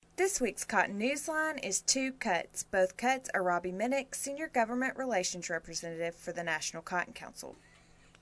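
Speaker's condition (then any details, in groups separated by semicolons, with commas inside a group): No condition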